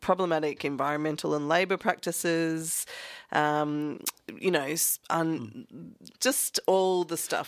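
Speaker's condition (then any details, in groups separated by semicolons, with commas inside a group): No condition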